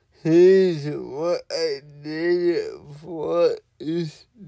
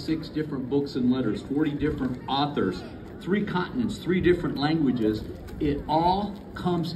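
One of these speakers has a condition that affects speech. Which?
The first: cerebral palsy; one hand affected; atypical speech.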